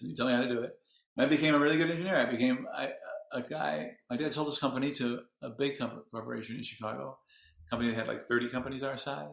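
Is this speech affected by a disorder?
Yes: Parkinson's disease; onset age 42, 19 years since, medicine four times daily plus Indian bean, hospital physical therapy; hard on voice, needs about two weeks of singing practice to regain voice.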